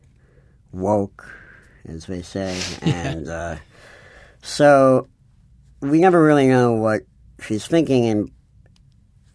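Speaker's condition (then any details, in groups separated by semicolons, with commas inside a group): Cleft palate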